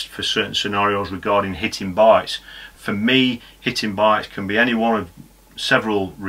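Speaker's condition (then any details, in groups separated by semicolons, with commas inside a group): No condition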